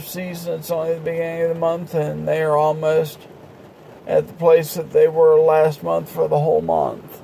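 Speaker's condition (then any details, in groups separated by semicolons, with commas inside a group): Multiple sclerosis, progressive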